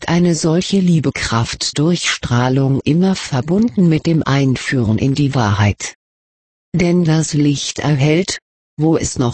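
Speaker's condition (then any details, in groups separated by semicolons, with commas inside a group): No condition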